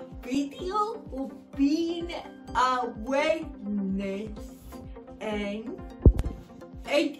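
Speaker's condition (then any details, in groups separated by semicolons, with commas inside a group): Speech apraxia; trouble producing sounds correctly despite knowing words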